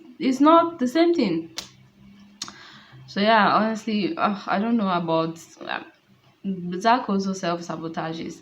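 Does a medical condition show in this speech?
No.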